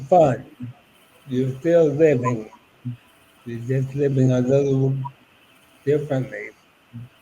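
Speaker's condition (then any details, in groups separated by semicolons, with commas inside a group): ALS; about eight years since diagnosis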